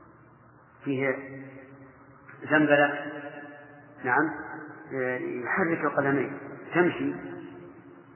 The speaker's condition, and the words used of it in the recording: No condition.